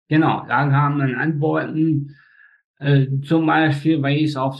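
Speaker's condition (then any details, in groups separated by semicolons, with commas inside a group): Spastic tetraparesis; birth injury, cord around neck, oxygen loss up to 15 minutes, all four limbs, facial paralysis; difficulties controlling speech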